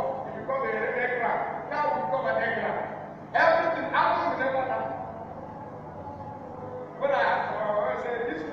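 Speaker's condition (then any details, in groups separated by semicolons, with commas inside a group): No condition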